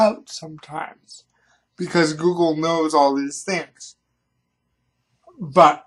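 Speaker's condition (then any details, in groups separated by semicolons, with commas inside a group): Cerebral palsy; reliable voice, uses voice control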